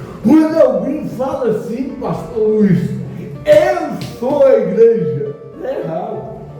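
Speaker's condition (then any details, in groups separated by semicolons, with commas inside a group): Cerebral palsy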